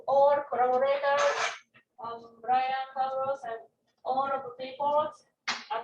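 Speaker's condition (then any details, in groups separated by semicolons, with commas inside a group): No condition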